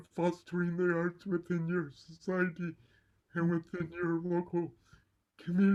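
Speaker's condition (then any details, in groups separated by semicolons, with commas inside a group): Cerebral palsy; mild left side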